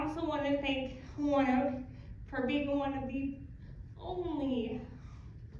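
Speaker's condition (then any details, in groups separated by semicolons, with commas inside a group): Cerebral palsy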